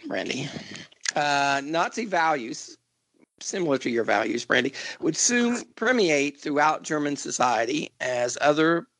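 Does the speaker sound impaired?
No.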